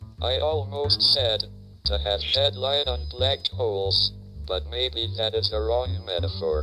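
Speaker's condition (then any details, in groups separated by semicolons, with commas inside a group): ALS, speech-generating device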